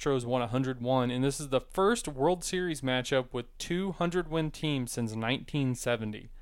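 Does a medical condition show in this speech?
No.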